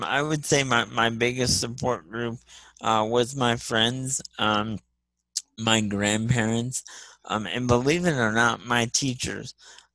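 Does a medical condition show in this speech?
Yes: spastic cerebral palsy; physical and occupational therapy in childhood, multi-handicap class, once on 24 medications.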